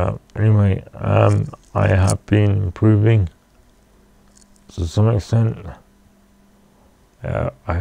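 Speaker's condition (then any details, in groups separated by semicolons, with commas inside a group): Cerebral palsy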